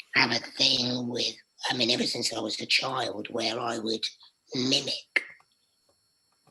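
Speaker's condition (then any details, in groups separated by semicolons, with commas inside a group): Laryngectomy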